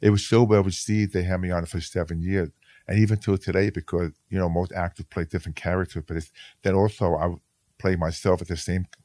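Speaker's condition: Hearing loss; severe speech impediment as a child

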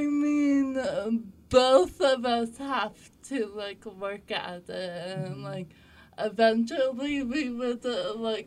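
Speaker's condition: Cerebral palsy; others have said talks funny, had speech therapy in past

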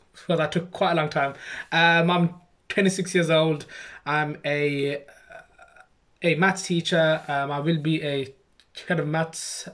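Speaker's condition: Stammer; stammer since childhood, mocked and imitated by other kids from primary school; age 26, saying own name takes a long time; struggles saying own name, stammers less with put-on Birmingham accent or exaggerated speech; prolonged sounds, blocks

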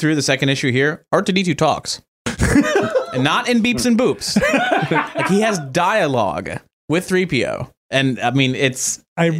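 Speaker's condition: No condition

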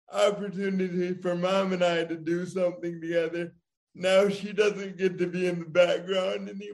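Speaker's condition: Cerebral palsy; diagnosed as firstborn child

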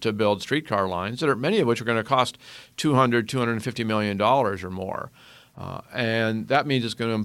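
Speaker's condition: No condition

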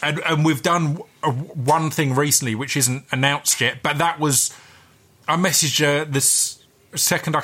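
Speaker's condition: Stutter; stutters during recording, remarks on own stutter as it happens; stutter noticeable while presenting, breaks off mid-sentence; prolonged sounds, blocks

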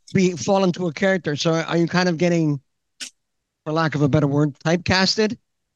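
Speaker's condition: No condition

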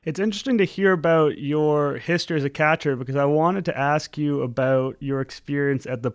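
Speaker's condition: No condition

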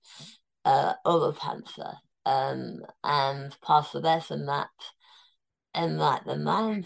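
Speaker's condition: Tongue cancer, near-total glossectomy, stage 4 tongue cancer; 5 millimeters left

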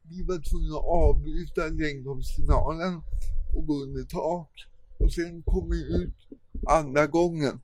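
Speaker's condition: Cerebral palsy; caused by not breathing for first 45 minutes of life

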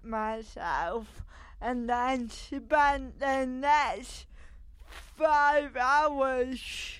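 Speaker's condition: Cerebral palsy

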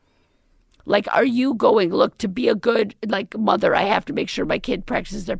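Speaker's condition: Vocal cord paralysis, left vocal cord; tracheostomy

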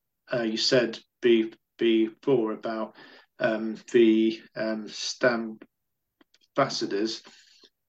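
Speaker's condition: Stammer; childhood onset, persisting into adulthood, unchanged since childhood, avoided talking much when younger, member of Jersey Stammering Support Group; no longer lets stammer stop speaking, come to terms with it; disfluent same way as in childhood, neither better nor worse; repeated sounds

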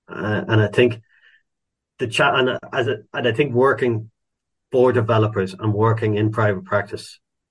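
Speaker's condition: No condition

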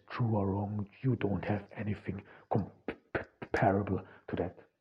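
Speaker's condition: Stuttering; cause unknown, only one in family who stutters, German mother tongue, born in Austria; struggles with words, sounds like bad connection, presses words out, difficult words harder, German accent; prolonged sounds, blocks

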